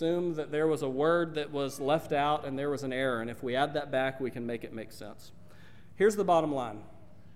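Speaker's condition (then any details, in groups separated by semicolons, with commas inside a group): No condition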